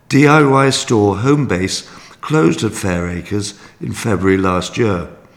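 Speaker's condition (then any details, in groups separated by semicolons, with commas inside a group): No condition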